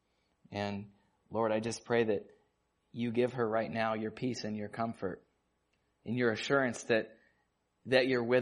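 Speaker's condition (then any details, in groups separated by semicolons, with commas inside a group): No condition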